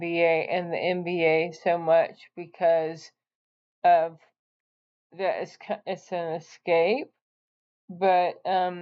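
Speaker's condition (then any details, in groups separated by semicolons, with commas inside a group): ALS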